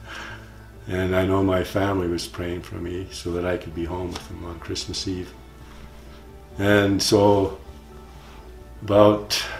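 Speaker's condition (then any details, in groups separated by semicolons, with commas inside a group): No condition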